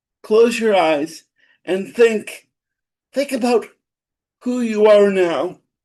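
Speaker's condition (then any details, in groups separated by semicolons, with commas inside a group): Cerebral palsy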